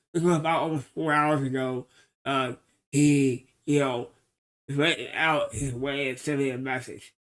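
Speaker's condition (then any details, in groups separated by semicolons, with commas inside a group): Cerebral palsy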